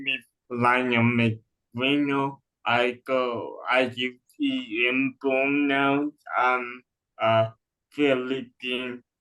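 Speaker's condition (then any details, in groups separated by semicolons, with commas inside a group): Cerebral palsy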